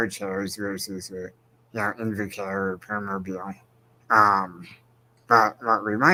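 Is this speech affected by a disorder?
Yes: spinal muscular atrophy.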